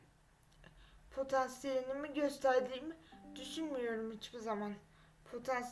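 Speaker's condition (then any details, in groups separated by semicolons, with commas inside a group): Cerebral palsy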